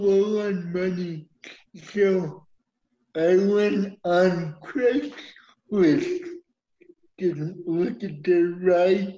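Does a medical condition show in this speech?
Yes: cerebral palsy; uses wheelchair.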